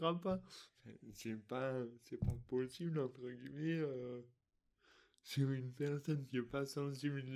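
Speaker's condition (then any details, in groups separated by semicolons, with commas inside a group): Dystonia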